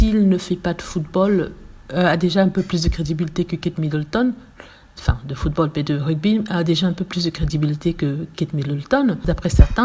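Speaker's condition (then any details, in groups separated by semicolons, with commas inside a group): No condition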